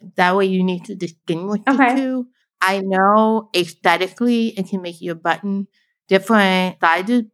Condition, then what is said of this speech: Deafness. I just sign, it's actually easier for me to sign in my video, because signing and talking, speaking English, are actually two different languages.